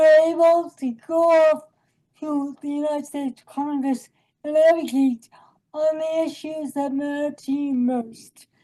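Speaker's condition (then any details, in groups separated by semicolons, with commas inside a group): Cerebral palsy; from birth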